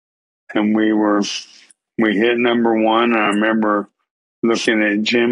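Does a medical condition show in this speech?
Yes: ALS.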